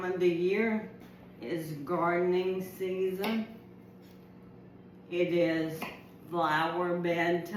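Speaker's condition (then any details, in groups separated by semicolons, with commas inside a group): ALS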